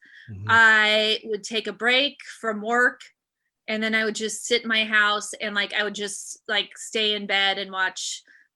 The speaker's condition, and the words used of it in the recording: Stuttering. So, um, you know, I'm marching around my house trying to get out my name and hopping and all of that good stuff.